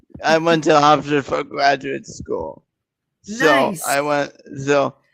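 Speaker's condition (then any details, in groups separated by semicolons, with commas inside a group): Cerebral palsy; present from birth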